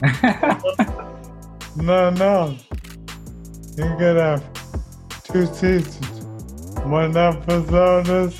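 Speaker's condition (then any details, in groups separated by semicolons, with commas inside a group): ALS; wheelchair built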